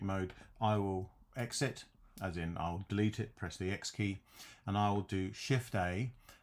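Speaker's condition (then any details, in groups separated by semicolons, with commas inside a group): No condition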